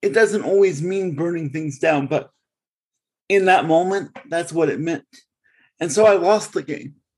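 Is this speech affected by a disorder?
Yes: cerebral palsy; congenital cerebral palsy, since birth, born in Bridgeport, Connecticut, segregated schooling.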